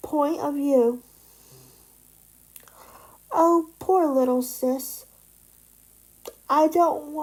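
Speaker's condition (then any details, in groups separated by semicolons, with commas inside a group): Cerebral palsy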